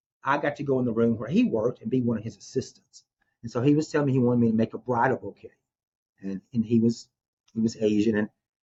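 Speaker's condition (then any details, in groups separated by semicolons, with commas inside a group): No condition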